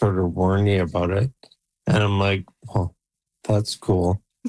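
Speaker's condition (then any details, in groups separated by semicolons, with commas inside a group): ALS; Elon Musk's N1 brain implant surgery, implant controls computer by thought, used for communication; age 48; voice declining, expects soon to lose ability to talk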